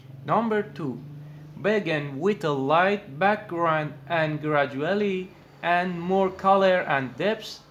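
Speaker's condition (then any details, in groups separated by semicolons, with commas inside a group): No condition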